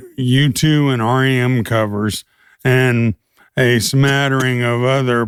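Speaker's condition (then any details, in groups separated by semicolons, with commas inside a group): ALS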